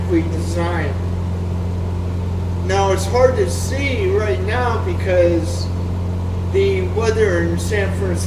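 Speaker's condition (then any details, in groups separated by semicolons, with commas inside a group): Cerebral palsy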